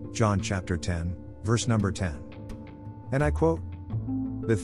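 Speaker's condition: No condition

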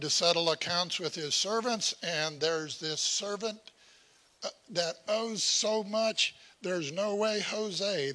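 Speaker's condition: No condition

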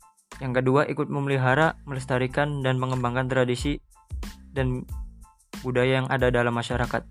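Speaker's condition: No condition

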